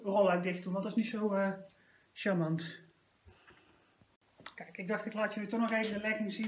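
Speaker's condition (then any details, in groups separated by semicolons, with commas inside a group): No condition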